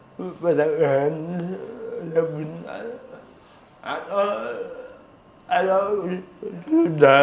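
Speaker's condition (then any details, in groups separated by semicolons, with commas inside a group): Cerebral palsy; affects balance, stiffness, stiffer hand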